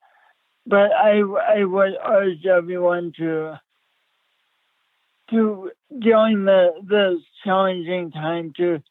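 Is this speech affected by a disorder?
Yes: speech impediment; since childhood, uncoordinated with poor balance as child, physical and occupational therapy in childhood; repeating words over and over, impediment never went away.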